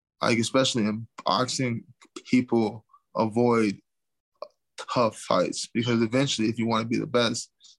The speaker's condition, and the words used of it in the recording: Stuttering. I don't have CTE. I have a speech impediment.